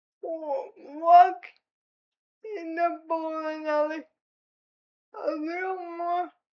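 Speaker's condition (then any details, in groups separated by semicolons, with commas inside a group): Cerebral palsy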